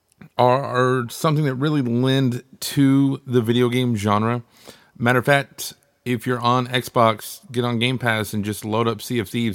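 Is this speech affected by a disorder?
No.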